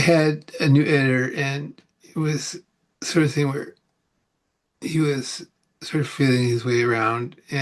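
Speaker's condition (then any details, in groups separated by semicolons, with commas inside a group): Parkinson's; about 18 years since onset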